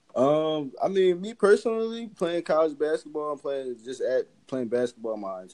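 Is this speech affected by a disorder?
No.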